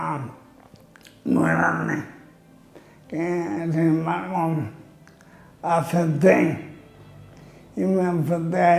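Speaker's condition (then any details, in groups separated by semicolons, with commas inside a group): Amyotrophic lateral sclerosis (ela)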